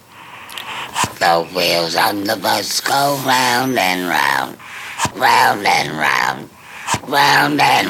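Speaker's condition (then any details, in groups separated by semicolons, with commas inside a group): Laryngectomy after smoking-caused cancer; voice box removed; original voice lost, grandson has only heard current post-removal voice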